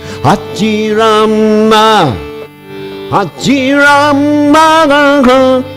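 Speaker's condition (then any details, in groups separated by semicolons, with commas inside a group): No condition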